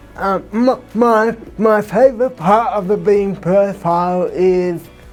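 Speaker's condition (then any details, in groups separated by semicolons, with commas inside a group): Cerebral palsy; from birth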